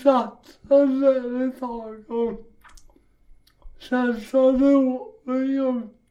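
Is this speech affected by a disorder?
Yes: cerebral palsy; walking difficulty, walking improved with gym training.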